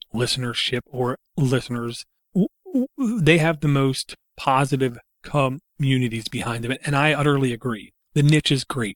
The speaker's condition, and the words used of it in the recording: Stuttering. And those who have good ears will hear me once in a while stutter or hesitate or get stuck on a word, because it happens still.